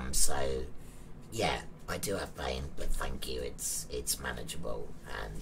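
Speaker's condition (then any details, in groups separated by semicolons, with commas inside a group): Laryngectomy; laryngectomy for thyroid cancer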